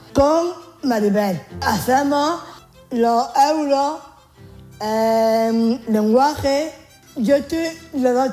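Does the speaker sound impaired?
Yes: Down syndrome; congenital, age 53, ageing adult; in Activa active ageing program at Asalsido Down Almería, language workshop with Maribel.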